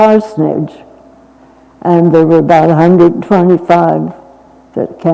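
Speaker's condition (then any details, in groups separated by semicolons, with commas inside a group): Essential tremor; more than half of life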